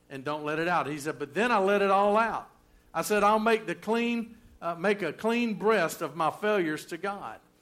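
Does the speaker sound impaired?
No.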